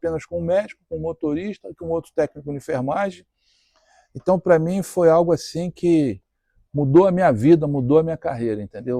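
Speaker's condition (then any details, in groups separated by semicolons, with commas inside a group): No condition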